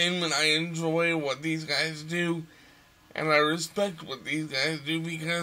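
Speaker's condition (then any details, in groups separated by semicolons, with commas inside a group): Cerebral palsy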